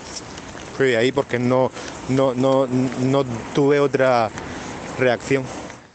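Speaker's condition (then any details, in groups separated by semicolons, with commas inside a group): Stuttering; repeated words, prolonged sounds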